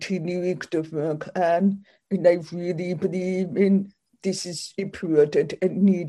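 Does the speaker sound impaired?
Yes: deafness; uses sign language, sign language interpreter or captioning for communication access; speaks for self, also uses sign language.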